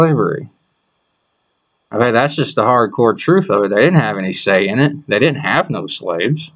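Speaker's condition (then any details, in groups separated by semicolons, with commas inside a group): No condition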